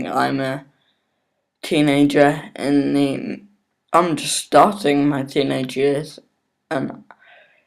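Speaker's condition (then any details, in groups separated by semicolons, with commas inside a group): Cerebral palsy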